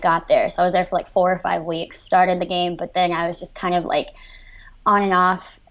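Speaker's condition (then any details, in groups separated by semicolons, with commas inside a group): Cleft lip and palate; severe cleft lip and palate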